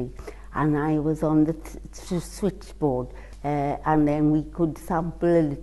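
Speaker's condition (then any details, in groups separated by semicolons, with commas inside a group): Cerebral palsy; cannot pronounce condition name correctly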